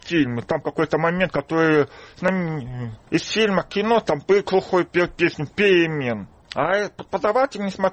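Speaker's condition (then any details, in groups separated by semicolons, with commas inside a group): Deafness, congenital; speaks little, lip-reads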